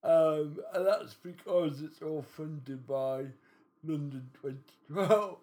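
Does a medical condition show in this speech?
Yes: cerebral palsy.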